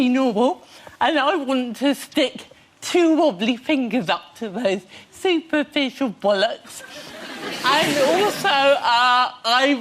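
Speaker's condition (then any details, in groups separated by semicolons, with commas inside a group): Cerebral palsy; since childhood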